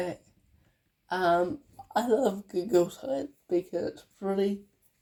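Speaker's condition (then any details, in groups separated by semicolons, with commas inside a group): Cerebral palsy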